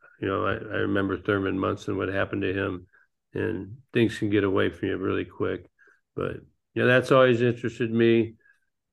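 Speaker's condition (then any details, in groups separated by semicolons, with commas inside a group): Parkinson's disease; pickleball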